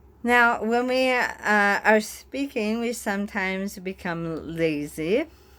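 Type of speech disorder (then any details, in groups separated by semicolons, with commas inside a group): Bulbar dysarthria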